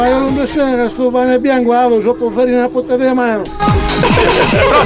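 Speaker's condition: No condition

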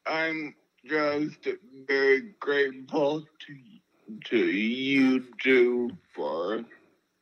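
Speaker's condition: Friedreich's ataxia; progressive neurological disorder, diagnosed at age 12, disrupts brain-to-muscle and nerve signals; formerly used walker, now uses wheelchair

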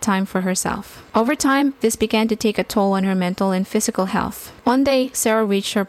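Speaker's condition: No condition

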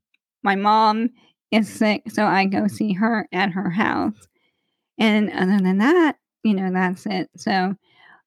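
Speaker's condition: ALS; voice weaker when tired or after much talking

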